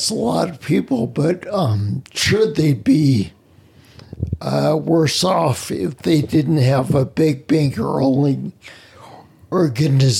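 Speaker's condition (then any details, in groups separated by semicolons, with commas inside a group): Spinocerebellar ataxia; speech impediment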